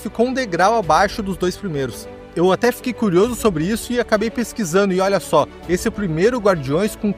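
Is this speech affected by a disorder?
No.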